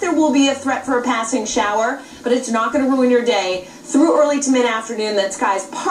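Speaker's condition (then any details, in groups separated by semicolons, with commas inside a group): No condition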